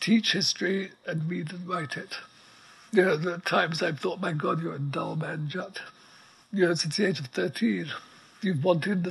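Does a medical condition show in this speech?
Yes: ALS; progressive neuromuscular illness, effectively quadriplegic, wheelchair within 6 months of diagnosis, writes by dictation; immobile, needs breathing apparatus, plastic pump behind neck into nose controlling breath rate; voice very weak, needs amplifier, breathing apparatus audible in background.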